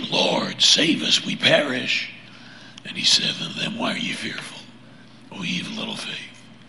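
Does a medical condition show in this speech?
Yes: laryngeal cancer; cancer recurred at fourth three-month checkup, laryngectomy scheduled, no spread on MRI, PET scans.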